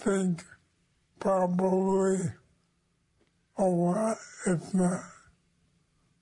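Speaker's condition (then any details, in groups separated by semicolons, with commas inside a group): ALS; slower form, onset age 52 with hand weakness, suspected head trauma from NFL football; deteriorating, body failing, Dr. Merit Sukovich's treatment slows progression by a third, types with thumbs; voice has lost its timbre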